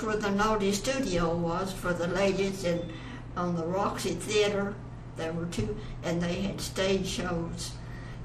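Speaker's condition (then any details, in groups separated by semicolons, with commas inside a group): Parkinson's; onset many years earlier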